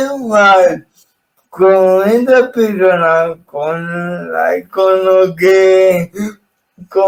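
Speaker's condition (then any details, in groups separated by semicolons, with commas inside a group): Cerebral palsy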